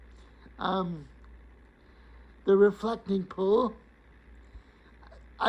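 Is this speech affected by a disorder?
Yes: cerebral palsy.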